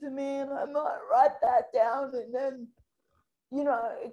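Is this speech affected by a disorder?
Yes: spastic quadriplegic cerebral palsy; affects all of daily life, requires support with every aspect of daily life.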